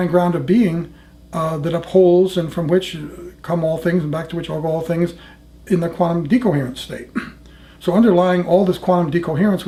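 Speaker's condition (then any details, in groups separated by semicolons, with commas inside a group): No condition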